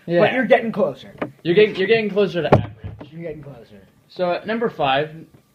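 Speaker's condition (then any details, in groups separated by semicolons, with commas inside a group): No condition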